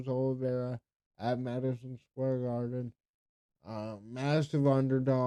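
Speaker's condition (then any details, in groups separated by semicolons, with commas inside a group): Cerebral palsy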